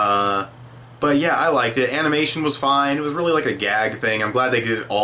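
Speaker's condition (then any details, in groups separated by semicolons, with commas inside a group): No condition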